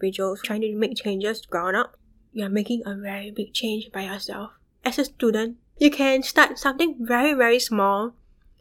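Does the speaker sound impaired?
Yes: bilateral sensorineural hearing loss; moderate to severe from about age 4, left profound since young, right worsened about 3 years ago; intense speech therapy.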